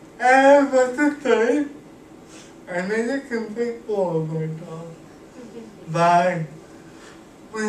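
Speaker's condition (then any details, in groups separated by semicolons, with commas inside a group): Cerebral palsy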